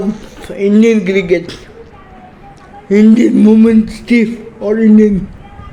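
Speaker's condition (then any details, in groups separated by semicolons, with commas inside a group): Cerebral palsy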